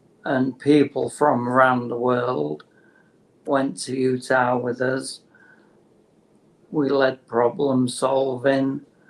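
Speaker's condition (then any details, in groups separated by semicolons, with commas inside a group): Motor neurone disease; terminal, no cure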